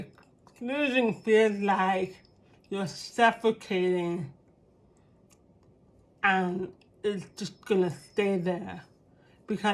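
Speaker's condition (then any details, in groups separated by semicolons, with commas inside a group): Cerebral palsy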